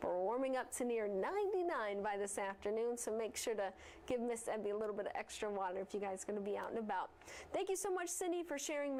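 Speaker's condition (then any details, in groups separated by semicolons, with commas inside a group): No condition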